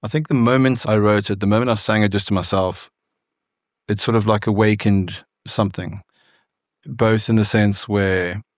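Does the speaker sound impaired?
No.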